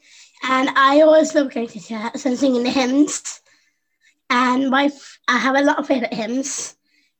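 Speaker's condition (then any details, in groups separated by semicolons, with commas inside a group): Down syndrome; congenital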